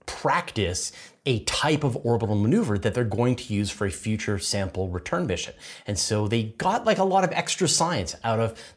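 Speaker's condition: No condition

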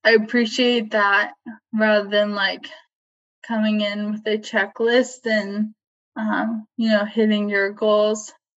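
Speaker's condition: ALS, limb onset; diagnosed at age 25, onset in arms and legs, not bulbar onset; voice tires and gets close to being lost while talking

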